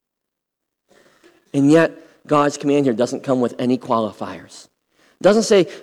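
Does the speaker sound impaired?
Yes: cleft lip and palate; congenital.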